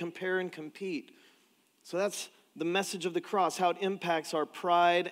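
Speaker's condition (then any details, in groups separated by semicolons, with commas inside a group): No condition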